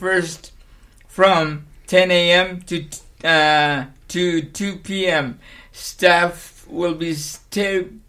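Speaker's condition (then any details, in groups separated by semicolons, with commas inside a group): Cerebral palsy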